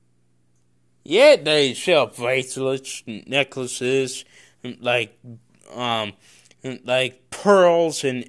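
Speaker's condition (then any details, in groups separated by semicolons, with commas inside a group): Cerebral palsy; congenital, no known medical cause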